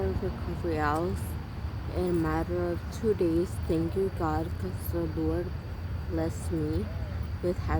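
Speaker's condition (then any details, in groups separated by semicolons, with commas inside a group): Brain injury from AVM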